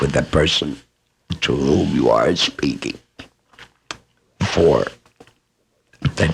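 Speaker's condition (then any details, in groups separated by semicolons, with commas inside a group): Laryngectomy, oesophageal; esophageal voice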